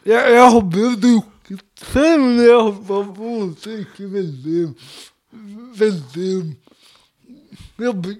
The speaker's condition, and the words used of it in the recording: Cerebral palsy. Jeg har jo opplevd veldig ofte å bli forvekslet at jeg er full.